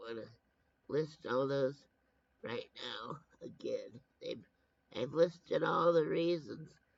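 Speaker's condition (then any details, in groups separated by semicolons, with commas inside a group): Brain injury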